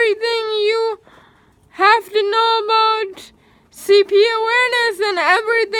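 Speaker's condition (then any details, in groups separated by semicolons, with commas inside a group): Cerebral palsy; wheelchair user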